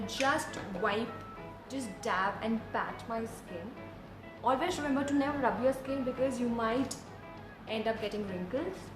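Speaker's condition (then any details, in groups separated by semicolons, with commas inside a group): No condition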